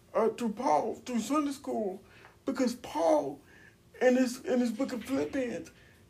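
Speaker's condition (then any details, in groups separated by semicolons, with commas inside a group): Cerebral palsy; uses wheelchair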